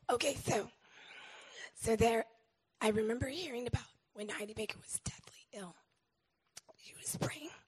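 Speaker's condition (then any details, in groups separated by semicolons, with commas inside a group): Laryngeal cancer; voice lost during fifth pregnancy, diagnosed seven months later, natural treatments, recurred, tracheostomy; only little voice left, needs microphone turned way up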